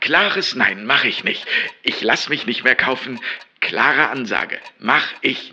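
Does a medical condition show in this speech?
No.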